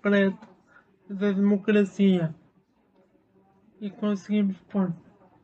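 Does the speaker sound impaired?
Yes: spastic cerebral palsy; spastic motor type.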